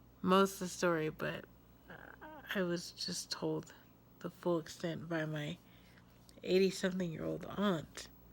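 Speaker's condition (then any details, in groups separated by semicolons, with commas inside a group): Cerebral palsy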